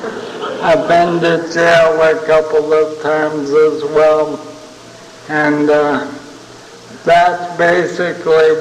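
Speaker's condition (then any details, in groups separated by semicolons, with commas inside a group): ALS (Lou Gehrig's disease); sounds like having had a couple of drinks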